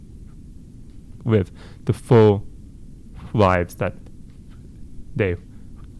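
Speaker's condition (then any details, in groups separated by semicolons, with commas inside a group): Stuttering; persisting into adulthood, no cure, managed, no family history, past blocks up to 30 seconds; always stutters, varies by day and week, no clear pattern, retimes breaths, Israeli Zoom support group; more when nervous, less when angry, tends not to block when singing, uncoordinated breathing contributes; blocks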